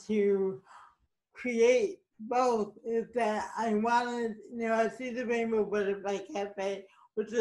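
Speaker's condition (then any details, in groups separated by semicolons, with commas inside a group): Cerebral palsy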